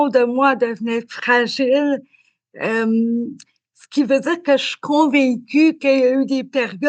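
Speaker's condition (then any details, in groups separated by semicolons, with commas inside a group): Cerebral palsy; learning to speak was challenging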